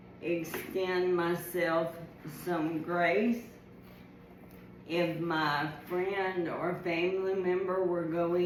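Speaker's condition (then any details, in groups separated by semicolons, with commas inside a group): ALS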